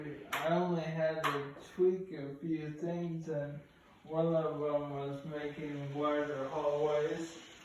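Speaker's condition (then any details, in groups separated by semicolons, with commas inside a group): ALS; past early stages, needs lift chair, eye-gaze device; starting to lose voice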